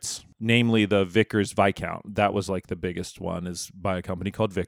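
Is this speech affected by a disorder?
No.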